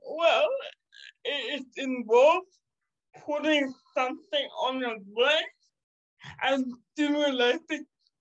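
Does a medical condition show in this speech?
Yes: cerebral palsy; sometimes speaks differently, not expected to ever talk.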